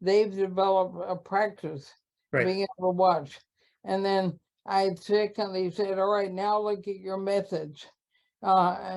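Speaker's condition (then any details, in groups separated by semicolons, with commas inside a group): ALS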